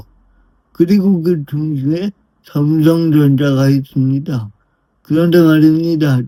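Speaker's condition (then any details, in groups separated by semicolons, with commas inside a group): Brain lesion disability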